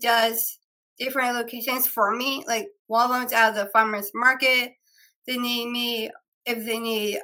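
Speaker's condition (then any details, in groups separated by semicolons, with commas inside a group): Down syndrome; three copies of 21st chromosome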